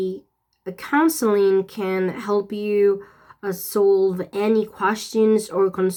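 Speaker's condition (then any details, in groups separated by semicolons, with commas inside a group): No condition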